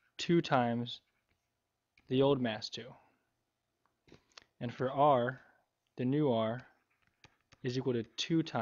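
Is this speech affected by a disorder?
No.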